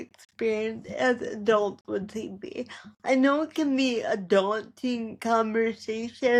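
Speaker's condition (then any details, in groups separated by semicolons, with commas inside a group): Cerebral palsy; spastic, ataxic features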